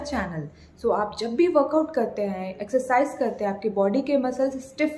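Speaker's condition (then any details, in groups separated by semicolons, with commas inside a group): No condition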